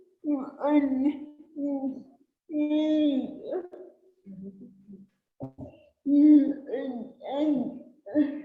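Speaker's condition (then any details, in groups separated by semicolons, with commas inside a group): Cerebral palsy; since birth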